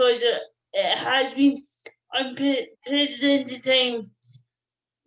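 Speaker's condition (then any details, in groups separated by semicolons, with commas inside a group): Cerebral palsy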